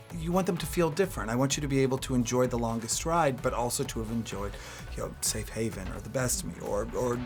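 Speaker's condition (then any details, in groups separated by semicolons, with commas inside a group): No condition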